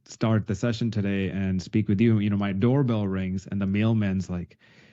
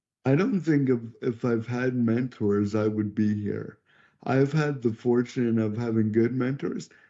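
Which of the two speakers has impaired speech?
The second: cerebral palsy; present from birth, wheelchair user; could not talk until age 12.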